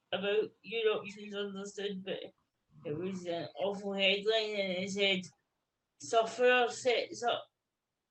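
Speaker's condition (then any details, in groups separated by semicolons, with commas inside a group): Cerebral palsy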